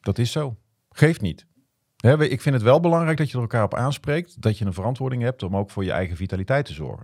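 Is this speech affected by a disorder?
No.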